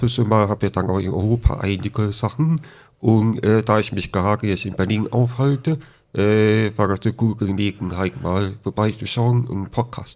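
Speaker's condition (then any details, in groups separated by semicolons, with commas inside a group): Deafness with cochlear implant, congenital deafness; hardly spoke before implant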